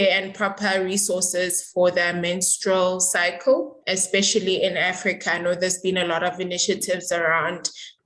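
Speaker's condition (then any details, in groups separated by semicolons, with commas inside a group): No condition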